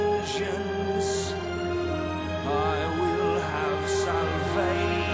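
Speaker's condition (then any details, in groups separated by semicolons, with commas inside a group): No condition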